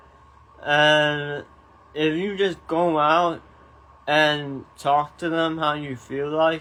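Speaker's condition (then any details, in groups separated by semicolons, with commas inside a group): Tongue cancer surgery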